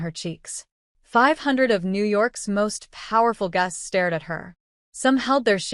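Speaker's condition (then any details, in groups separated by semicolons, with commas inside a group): No condition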